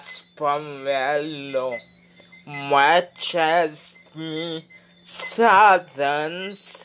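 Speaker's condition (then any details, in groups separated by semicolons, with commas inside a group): Speech impediment; no speech therapy yet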